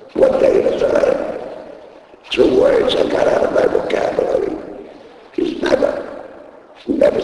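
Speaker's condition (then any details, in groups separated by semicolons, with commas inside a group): Laryngectomy; voice box removed by operation, device placed in throat, voice first lost at racetrack; speaks using device in throat, needs thumb to talk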